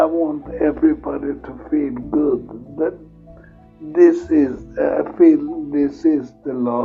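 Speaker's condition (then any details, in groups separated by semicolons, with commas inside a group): Multiple sclerosis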